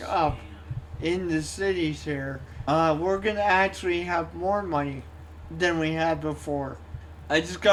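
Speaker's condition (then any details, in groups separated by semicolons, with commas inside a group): Cerebral palsy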